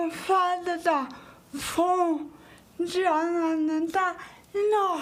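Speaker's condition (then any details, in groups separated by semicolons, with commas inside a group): Cerebral palsy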